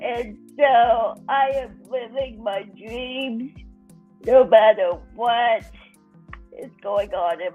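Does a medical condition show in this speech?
Yes: cerebral palsy.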